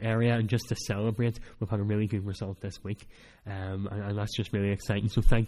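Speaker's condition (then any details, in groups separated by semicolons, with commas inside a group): Cleft palate; speech not that clear at times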